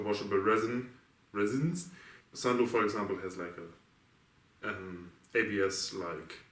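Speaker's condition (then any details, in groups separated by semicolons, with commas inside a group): No condition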